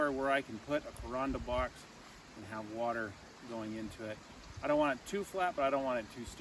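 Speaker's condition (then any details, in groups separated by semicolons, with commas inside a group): No condition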